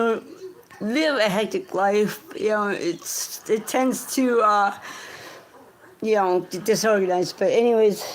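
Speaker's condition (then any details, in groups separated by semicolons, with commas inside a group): Cerebral palsy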